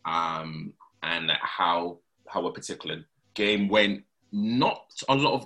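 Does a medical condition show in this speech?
Yes: stutter; stutter since primary school, still present in adulthood; very bad at primary school, could not say own name, very quiet, talks little; here repeated words, blocks.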